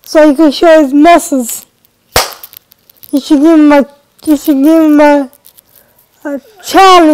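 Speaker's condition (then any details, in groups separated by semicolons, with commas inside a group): Cerebral palsy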